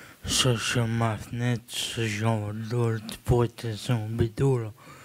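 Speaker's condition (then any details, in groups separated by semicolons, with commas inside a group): Acquired brain injury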